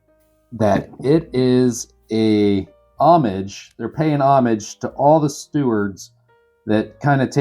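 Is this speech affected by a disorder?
No.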